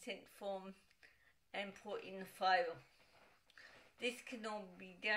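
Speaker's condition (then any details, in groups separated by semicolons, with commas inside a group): Cerebral palsy, dystonic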